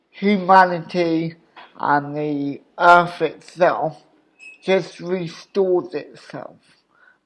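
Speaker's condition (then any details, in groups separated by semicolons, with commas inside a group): Cerebral palsy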